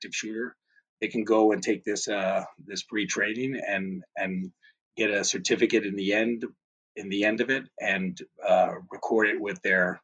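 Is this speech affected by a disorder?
No.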